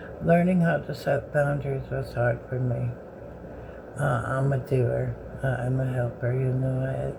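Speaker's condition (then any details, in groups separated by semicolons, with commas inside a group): Bell's palsy; severe left-sided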